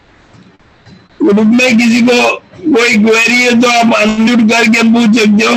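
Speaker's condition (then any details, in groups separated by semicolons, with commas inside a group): Motor neurone disease; voice strong and loud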